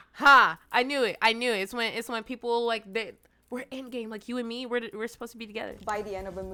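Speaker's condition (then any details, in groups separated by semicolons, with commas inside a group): No condition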